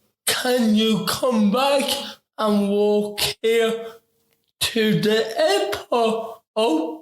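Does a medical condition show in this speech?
Yes: ataxic cerebral palsy; affects talking.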